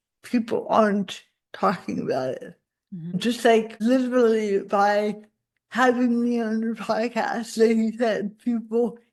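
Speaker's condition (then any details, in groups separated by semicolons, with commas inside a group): Cerebral palsy; spasticity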